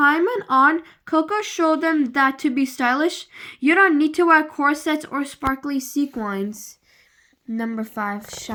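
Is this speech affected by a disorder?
No.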